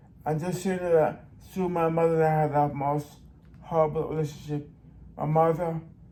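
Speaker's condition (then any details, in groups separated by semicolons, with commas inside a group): Brain injury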